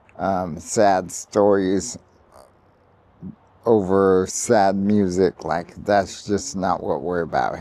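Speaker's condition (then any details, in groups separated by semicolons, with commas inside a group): ALS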